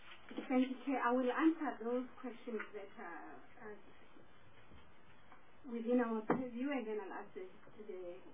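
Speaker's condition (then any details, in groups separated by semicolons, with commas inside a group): No condition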